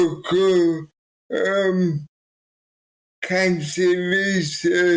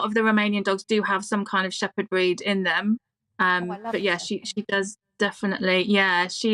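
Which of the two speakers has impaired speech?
The first: cerebral palsy; walking much harder.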